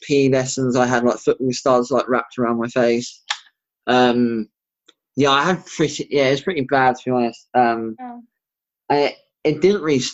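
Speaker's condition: Bilateral cleft lip and palate; relearned speech after each palate surgery, practiced alphabet

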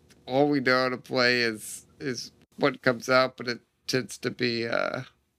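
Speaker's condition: Duchenne muscular dystrophy; spontaneous mutation, no family history, diagnosed at age 3, too weak to walk, wheelchair since age 12; still progressing, stem cell therapy study begun about 12 to 13 years ago

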